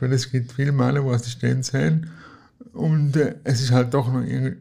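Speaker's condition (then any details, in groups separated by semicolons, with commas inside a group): Cerebral palsy; wheelchair user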